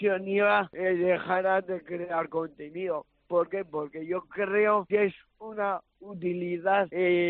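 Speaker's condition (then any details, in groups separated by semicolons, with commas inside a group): Cerebral palsy; cerebral palsy from birth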